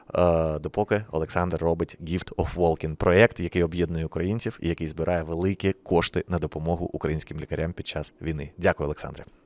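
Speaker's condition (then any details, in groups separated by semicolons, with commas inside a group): No condition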